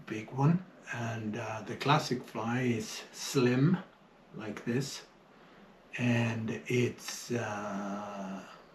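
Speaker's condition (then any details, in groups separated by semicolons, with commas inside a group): No condition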